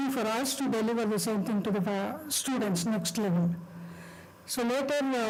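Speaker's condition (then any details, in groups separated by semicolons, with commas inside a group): No condition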